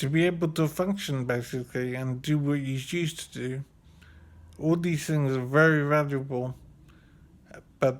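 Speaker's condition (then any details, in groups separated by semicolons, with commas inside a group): Severe brain injury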